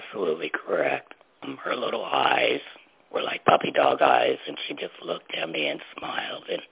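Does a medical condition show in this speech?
Yes: laryngectomy; voice box surgically removed after cancer at young age; cancer about 8 years ago, guides qi healing energy into throat, school of qi energy heals; learned to talk differently, different tone of voice.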